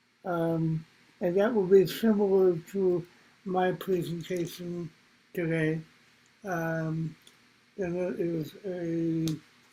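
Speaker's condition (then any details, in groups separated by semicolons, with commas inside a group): Cerebral palsy; from birth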